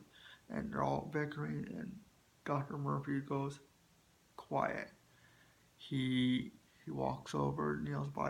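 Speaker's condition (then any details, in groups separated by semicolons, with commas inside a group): Spastic quadriplegic cerebral palsy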